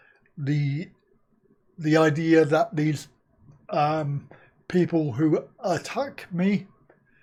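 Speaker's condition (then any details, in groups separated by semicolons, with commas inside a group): Cerebral palsy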